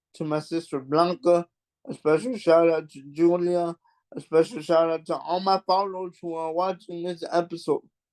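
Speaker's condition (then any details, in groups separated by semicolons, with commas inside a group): Cerebral palsy; mild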